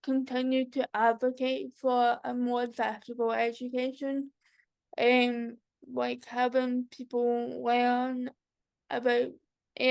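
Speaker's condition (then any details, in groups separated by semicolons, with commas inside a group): Cerebral palsy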